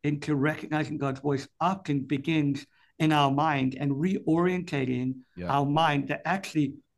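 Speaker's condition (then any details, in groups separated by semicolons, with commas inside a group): Cleft palate; speech impediment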